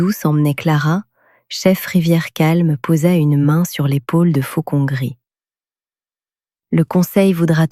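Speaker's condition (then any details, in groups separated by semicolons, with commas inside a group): No condition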